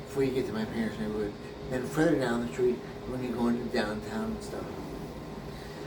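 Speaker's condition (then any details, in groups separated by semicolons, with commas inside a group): Brain injury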